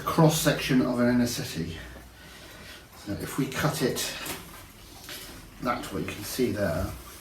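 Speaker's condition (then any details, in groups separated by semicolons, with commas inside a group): No condition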